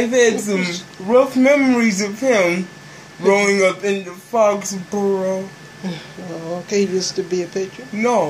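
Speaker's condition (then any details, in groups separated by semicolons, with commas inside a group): Cerebral palsy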